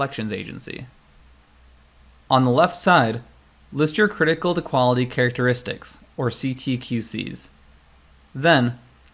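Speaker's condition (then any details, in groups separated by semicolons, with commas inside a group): No condition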